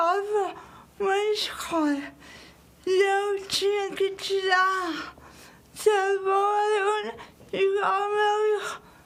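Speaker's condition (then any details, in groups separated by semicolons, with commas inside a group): Cerebral palsy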